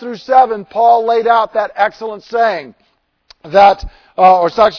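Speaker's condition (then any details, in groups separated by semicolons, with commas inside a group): No condition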